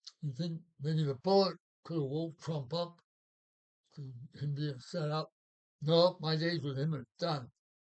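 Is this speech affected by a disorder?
Yes: Parkinson's.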